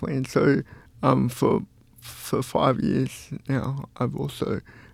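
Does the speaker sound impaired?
Yes: cerebral palsy; cerebral palsy from birth, born two months premature, died twice at birth, lifelong wheelchair user.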